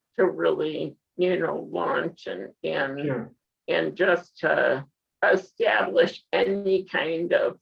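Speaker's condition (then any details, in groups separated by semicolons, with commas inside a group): Spinal muscular atrophy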